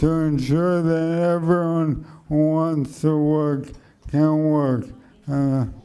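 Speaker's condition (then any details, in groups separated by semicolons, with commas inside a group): ALS; speech slowed and softened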